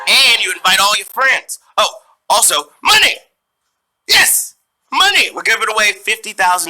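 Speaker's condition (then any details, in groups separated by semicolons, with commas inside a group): No condition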